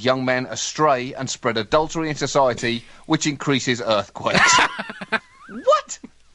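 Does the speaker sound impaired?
No.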